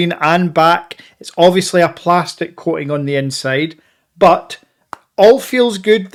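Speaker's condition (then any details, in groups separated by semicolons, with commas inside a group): No condition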